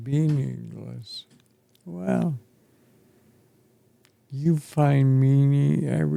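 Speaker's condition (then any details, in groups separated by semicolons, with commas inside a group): ALS; affects chest and throat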